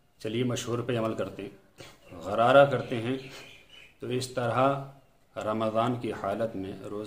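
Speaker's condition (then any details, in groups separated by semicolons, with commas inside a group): No condition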